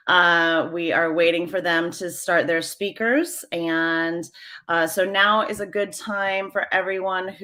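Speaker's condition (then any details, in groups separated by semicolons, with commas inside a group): No condition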